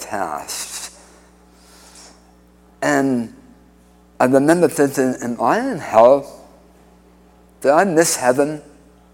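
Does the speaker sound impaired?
Yes: speech impediment after cancer surgery; oral cancer 31 years ago, radiation, 2015 recurrence, two-thirds tongue removed at Hartford Hospital, forearm flap; speech impediment from reconstructed tongue tied to mouth floor, no speech with tracheostomy after surgery.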